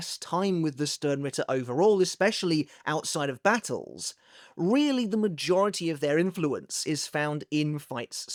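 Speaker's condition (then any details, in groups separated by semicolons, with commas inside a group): No condition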